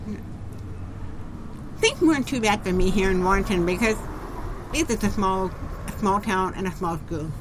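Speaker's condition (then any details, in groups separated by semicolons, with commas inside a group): Profound deafness; genetic auditory nerve damage, born hearing or hard of hearing, profoundly deaf by age five; cochlear implants a couple years ago, bypass damaged nerve, formerly hearing aids, groups still hard; deaf voice, sounds different, sometimes taken for German accent, once reported as drunk slurring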